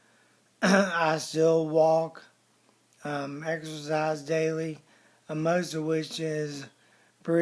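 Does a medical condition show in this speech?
Yes: ALS, bulbar onset; onset slurred speech.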